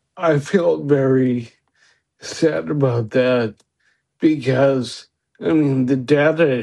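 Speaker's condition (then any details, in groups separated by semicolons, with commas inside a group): Friedreich's ataxia; diagnosed at age 19, now 47, early balance and gait problems, wheelchair user about 25 years; speech slowed with progression, speech and swallowing improved on medication, asked less often to repeat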